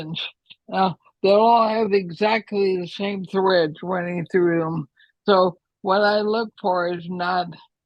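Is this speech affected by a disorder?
Yes: ALS.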